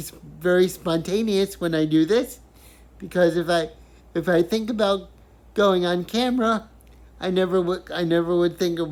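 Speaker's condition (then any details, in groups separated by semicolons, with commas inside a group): Cerebral palsy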